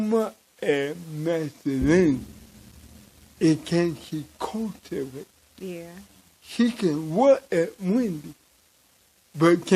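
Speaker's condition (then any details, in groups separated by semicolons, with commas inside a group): Cerebral palsy; from birth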